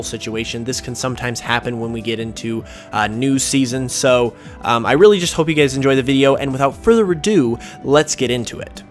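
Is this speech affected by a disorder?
No.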